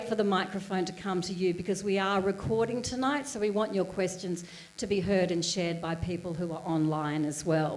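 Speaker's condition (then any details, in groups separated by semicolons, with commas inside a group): No condition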